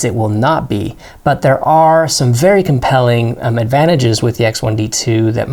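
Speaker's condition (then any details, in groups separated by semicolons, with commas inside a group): No condition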